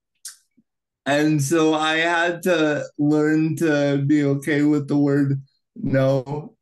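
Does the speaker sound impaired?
Yes: cerebral palsy, right-sided high tone; acquired at birth, whole right side affected, wheelchair user, childhood therapy to take steps.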